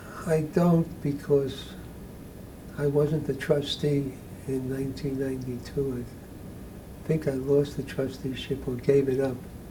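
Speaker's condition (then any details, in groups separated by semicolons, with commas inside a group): Parkinson's disease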